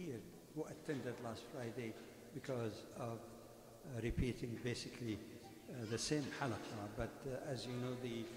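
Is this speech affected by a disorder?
No.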